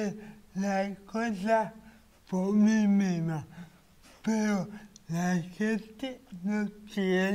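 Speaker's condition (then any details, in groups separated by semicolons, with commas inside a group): Cerebral palsy; relies on personal assistant; difficulty pronouncing, uses communication device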